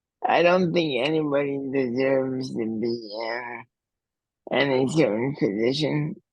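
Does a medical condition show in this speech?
Yes: cerebral palsy.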